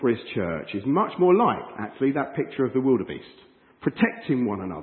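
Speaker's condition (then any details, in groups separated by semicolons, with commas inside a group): No condition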